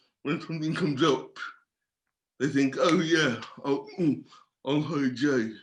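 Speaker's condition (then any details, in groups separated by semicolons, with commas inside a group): Cerebral palsy; from birth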